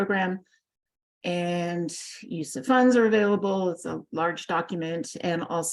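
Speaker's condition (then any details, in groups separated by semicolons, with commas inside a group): No condition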